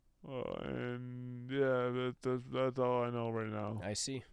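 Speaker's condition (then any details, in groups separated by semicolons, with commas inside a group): Brain injury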